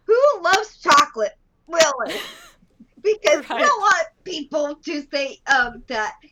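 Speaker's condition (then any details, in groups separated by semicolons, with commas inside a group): Down syndrome; lifelong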